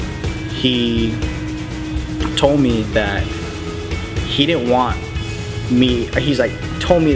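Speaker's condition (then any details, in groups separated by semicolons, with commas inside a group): No condition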